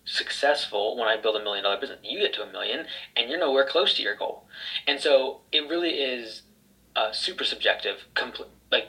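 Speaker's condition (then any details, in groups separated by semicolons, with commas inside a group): No condition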